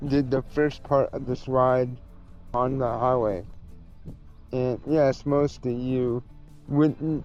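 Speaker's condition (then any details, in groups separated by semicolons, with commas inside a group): Cerebral palsy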